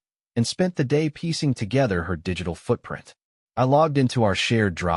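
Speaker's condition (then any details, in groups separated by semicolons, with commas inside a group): No condition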